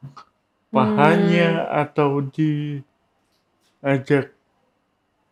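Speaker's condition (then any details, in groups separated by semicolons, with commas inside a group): Cerebral palsy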